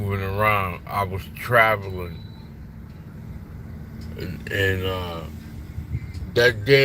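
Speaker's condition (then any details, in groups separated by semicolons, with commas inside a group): Slurred speech; still slurs words occasionally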